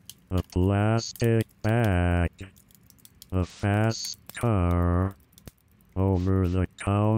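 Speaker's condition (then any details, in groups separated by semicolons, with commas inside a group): Amyotrophic lateral sclerosis; bulbar onset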